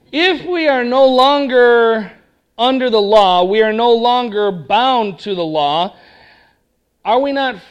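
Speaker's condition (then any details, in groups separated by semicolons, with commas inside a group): No condition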